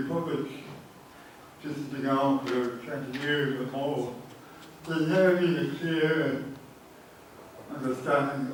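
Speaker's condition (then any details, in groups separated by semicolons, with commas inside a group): Cerebral palsy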